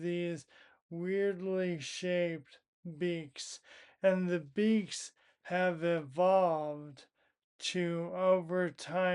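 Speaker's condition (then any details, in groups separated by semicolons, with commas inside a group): Primary lateral sclerosis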